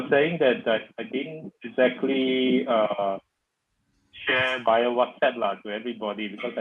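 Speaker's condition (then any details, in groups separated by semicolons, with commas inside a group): No condition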